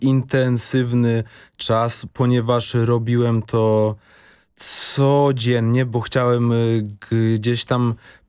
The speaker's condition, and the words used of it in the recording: Stuttering. Tak jak na przykład u mnie w tej chwili, ja gdzieś też odczuwam pewien poziom strachu i pewien poziom napięcia, ale tak czy inaczej podjąłem decyzję, że tutaj przychodzę.